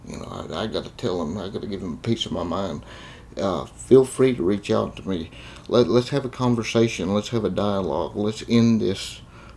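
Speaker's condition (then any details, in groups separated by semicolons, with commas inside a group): Cerebral palsy; confined to a wheelchair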